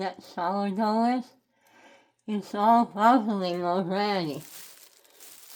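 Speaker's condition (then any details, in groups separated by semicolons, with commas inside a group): Head and neck cancer; tracheostomy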